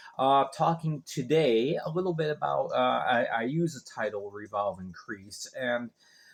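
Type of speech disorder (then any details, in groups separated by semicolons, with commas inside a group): None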